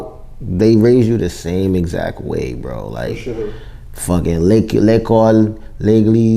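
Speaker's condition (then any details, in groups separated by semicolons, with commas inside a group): No condition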